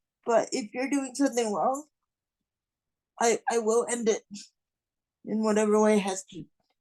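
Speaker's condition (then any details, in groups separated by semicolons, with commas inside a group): Cerebral palsy; non-progressive, will not improve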